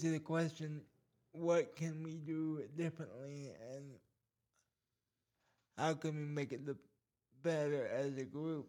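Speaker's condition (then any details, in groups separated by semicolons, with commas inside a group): Cerebral palsy; scratchy throat and gag reflex issues at times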